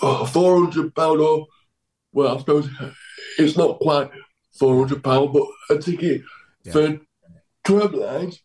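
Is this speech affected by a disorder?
Yes: cerebral palsy; needs help getting up and dressing.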